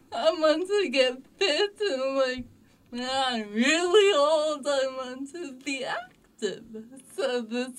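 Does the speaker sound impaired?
Yes: cerebral palsy; others have said talks funny, had speech therapy in past.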